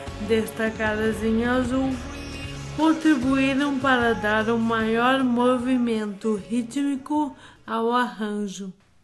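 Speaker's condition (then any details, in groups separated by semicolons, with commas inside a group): Amyotrophic lateral sclerosis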